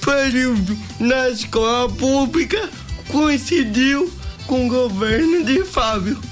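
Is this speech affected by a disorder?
Yes: cerebral palsy; from birth, doctor predicted vegetative state, no walking, no speech.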